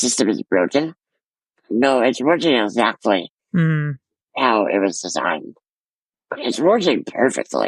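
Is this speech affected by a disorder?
Yes: muscular dystrophy; congenital.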